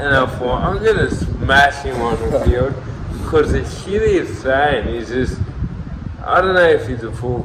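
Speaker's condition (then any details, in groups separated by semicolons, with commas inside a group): Cerebral palsy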